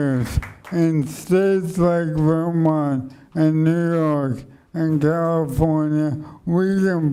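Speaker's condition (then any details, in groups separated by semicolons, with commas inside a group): Motor neuron degeneration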